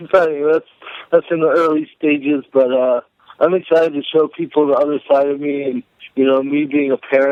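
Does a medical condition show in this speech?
Yes: cerebral palsy; may sound drunk.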